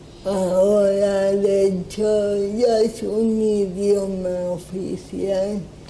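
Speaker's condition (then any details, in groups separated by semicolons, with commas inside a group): Cerebral palsy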